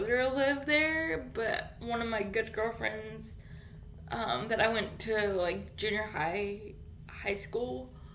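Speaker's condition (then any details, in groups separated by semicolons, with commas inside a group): Cerebral palsy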